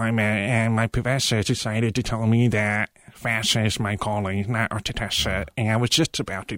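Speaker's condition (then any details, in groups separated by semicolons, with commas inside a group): Profound deafness; cochlear implants received at age 18, interpreter used on Project Runway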